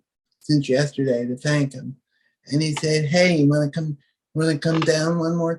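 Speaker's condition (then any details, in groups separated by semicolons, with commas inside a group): Cerebral palsy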